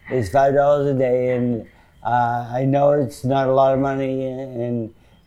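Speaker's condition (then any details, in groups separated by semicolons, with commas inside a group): Parkinson's disease; sometimes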